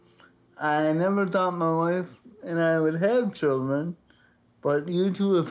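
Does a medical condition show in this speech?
Yes: cerebral palsy.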